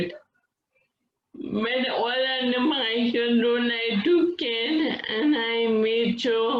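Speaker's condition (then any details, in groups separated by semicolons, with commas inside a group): Friedreich's ataxia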